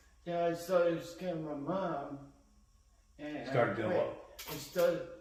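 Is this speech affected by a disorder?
Yes: cerebral palsy; cerebral palsy, congenital, diagnosed around age six.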